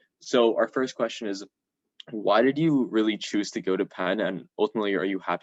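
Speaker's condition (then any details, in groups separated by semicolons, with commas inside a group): No condition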